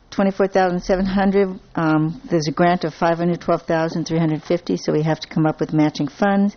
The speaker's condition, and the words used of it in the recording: None; typical speech.